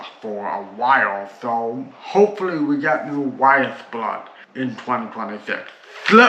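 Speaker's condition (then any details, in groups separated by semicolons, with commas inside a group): Cerebral palsy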